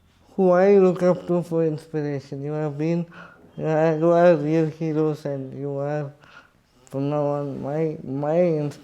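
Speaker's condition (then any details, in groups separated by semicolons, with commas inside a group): Cerebral palsy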